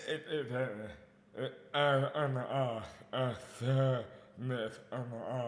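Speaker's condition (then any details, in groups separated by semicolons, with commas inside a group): Dystonia; mouth impairment affects speech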